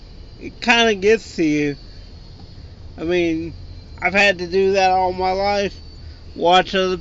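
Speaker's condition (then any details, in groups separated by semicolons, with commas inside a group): Cerebral palsy; wheelchair user, cannot really swim or hold self up, needs help getting into pool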